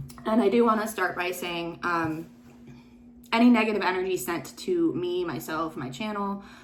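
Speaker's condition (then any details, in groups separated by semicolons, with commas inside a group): No condition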